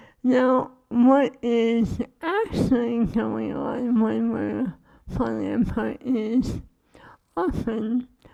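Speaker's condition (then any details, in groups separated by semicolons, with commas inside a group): ALS; feeding tube; swallowing lost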